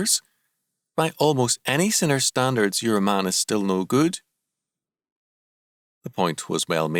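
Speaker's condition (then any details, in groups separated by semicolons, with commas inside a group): No condition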